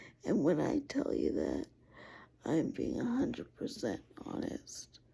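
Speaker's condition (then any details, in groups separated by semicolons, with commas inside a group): Cerebral palsy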